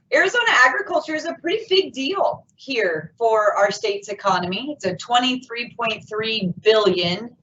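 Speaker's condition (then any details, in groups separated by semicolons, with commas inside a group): No condition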